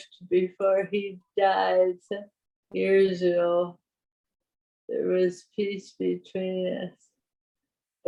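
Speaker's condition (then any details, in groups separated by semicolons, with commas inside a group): Parkinson's; voice weaker than before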